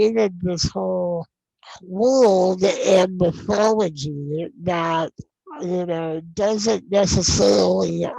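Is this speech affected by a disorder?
Yes: non-progressive muscular dystrophy.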